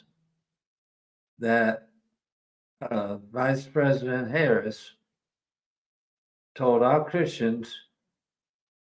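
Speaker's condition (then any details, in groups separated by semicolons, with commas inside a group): ALS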